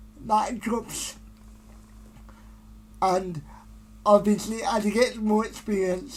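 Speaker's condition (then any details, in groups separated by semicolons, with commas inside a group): Cerebral palsy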